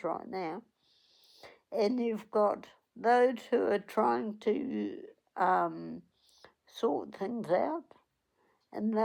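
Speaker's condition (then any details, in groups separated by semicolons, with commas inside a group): Cerebral palsy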